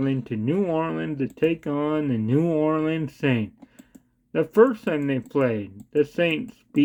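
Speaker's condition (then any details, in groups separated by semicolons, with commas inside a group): Cerebral palsy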